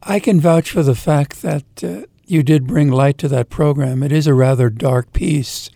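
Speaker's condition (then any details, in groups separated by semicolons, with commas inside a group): No condition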